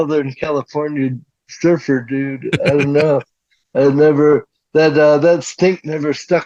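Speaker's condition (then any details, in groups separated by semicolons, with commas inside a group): Cerebral palsy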